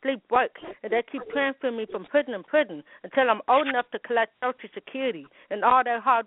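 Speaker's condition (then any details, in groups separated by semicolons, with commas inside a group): Hearing loss with speech impediment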